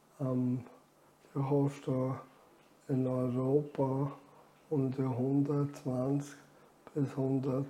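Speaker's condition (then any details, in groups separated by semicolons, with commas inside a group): ALS; reduced air makes talking effortful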